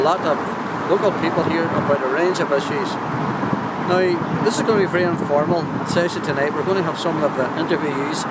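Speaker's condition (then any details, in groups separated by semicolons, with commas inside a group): No condition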